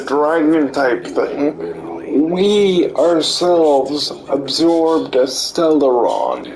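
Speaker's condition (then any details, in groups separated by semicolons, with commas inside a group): Cerebral palsy; limbs affected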